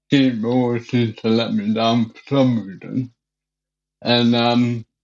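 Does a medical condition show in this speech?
Yes: cerebral palsy; wheelchair.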